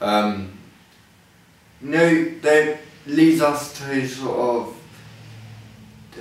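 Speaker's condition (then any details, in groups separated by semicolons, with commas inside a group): Ataxia; speech impediment, sounds intoxicated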